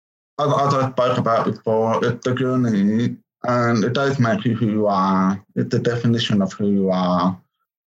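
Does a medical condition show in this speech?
Yes: profound deafness; congenital, born deaf.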